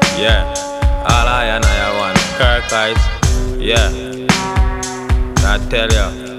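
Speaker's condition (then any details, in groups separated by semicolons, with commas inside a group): No condition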